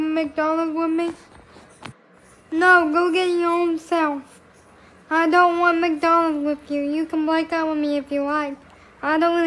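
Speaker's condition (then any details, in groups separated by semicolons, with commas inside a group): Cerebral palsy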